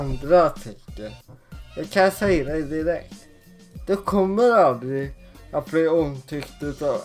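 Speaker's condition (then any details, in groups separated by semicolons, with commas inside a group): Cerebral palsy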